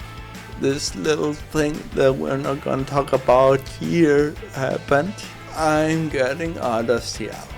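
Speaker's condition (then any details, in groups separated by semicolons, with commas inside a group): Cerebral palsy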